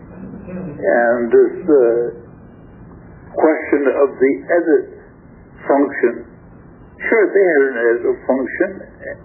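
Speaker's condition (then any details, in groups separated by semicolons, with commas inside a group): Stroke affecting throat muscles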